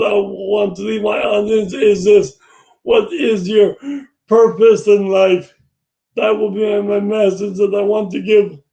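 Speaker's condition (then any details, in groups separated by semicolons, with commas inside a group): Brain injury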